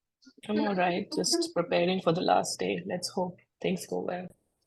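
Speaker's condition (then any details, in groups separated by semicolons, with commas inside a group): No condition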